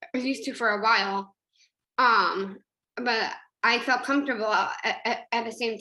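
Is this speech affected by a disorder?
Yes: Down syndrome; called wonderful speaker.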